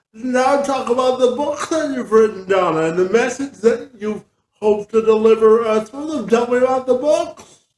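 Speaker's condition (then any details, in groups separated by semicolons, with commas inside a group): Cerebral palsy; from birth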